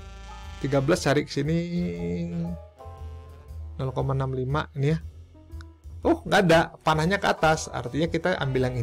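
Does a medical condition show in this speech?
No.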